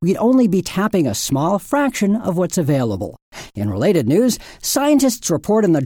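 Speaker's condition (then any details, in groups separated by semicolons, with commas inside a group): No condition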